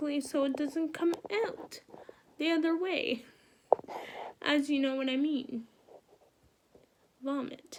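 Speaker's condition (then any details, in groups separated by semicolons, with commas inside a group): Cerebral palsy; wheelchair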